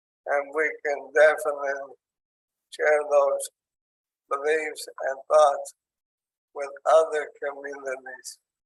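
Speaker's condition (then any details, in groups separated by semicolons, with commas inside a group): ALS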